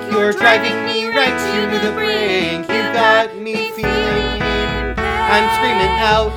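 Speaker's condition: No condition

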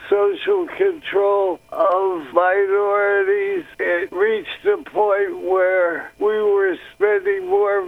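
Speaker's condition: Parkinson's disease; reduced neurotransmitters, possibly genetic and Akron Ohio tire factory water pollution; slow or halting, sounds as before to own ear on playback

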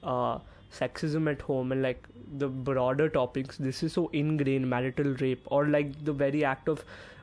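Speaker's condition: No condition

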